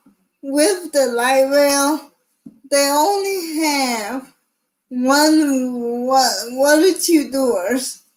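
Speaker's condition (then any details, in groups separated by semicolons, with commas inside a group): Cerebral palsy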